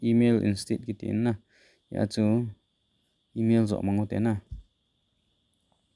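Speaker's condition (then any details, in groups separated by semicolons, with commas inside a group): No condition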